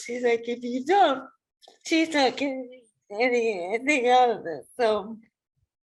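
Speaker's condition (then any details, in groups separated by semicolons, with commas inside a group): ALS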